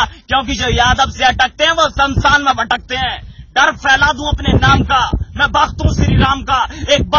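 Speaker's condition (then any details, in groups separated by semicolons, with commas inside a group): No condition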